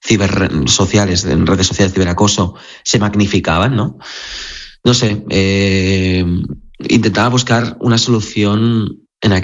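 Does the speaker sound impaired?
No.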